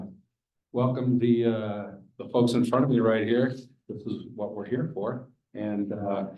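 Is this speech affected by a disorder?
No.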